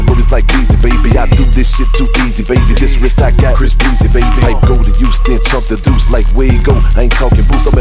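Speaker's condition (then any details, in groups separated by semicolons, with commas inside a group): No condition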